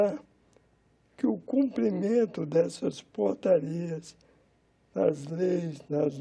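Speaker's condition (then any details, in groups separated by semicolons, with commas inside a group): Amyotrophic lateral sclerosis; about six years since onset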